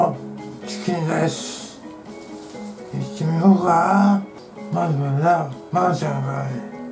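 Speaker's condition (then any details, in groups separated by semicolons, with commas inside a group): Tongue cancer, partial glossectomy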